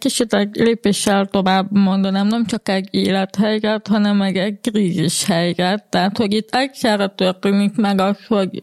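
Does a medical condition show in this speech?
Yes: hearing impairment; grew up in mainstream integration; communicates in spoken language.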